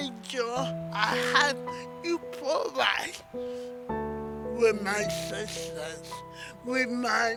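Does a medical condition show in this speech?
Yes: cerebral palsy.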